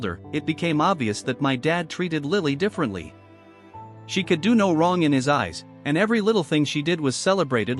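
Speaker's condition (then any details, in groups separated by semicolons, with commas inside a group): No condition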